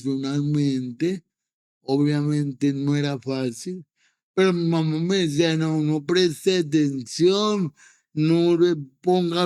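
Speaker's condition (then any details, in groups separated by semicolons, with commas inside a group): Cerebral palsy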